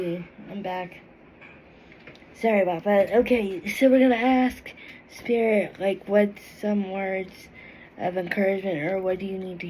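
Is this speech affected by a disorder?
Yes: cerebral palsy.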